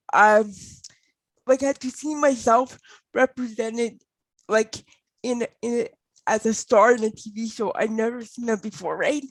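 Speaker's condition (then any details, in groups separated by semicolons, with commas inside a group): Cerebral palsy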